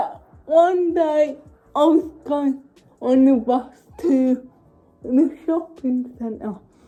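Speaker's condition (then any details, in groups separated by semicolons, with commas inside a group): Cerebral palsy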